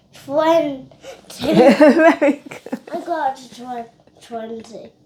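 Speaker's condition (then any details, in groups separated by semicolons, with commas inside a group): Cerebral palsy; from birth, brain injury; about four years therapy, improved speech and movement; speech not expected in infancy, now speaks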